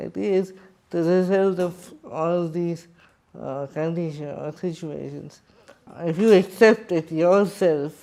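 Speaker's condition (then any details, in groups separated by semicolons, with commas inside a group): Cerebral palsy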